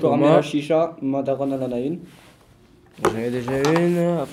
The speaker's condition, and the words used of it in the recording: No condition.